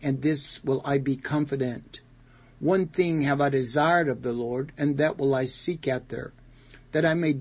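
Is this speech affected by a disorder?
No.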